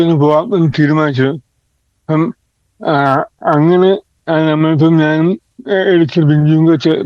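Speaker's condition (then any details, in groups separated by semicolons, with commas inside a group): Cerebral palsy; present from birth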